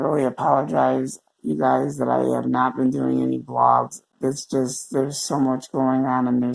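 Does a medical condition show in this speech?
Yes: cerebral palsy.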